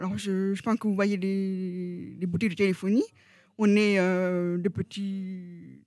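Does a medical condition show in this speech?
Yes: profound congenital deafness, profound, from birth; hearing aids give only small help, oral speech since early childhood; sign language as complement for 7 years, relies on lip reading, hearing dog for 3 years; speech heard by others as foreign accent, difficulty with foreign languages.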